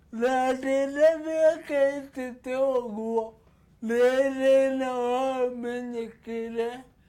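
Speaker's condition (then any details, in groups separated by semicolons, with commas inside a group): Cerebral palsy; speaks slowly, speaking effortful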